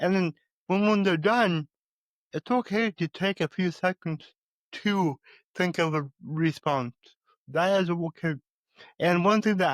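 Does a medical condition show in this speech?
Yes: cerebral palsy.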